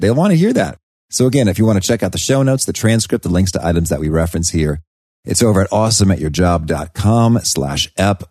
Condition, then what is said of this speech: No condition.